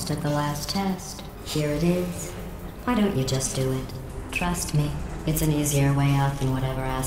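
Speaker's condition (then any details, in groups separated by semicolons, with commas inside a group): No condition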